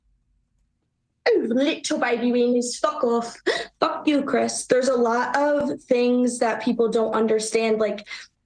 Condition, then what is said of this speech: Tourette syndrome. But when she says little baby weenies, it makes me very happy.